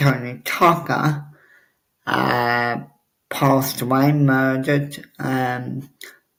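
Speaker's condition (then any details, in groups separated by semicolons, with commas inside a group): Cerebral palsy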